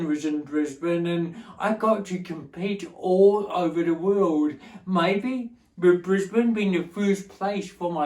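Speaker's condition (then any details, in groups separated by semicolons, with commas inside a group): Cerebral palsy; congenital, shaky limbs; speech slightly atypical, voice a little shaky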